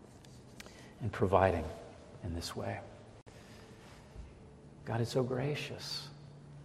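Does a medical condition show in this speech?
No.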